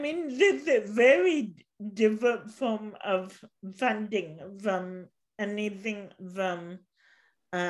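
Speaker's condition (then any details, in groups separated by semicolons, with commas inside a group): Cerebral palsy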